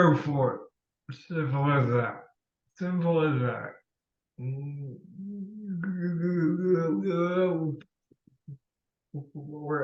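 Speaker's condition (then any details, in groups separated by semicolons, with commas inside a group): Cerebral palsy; since childhood; speech impediment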